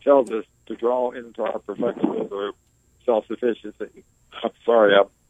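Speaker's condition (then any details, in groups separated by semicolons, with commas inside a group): ALS; 17-year battle per book title; able to speak, clearly communicates, slower pace due to ventilator breathing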